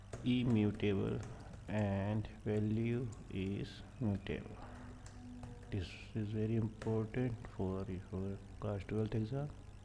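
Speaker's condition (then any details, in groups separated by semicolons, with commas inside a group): No condition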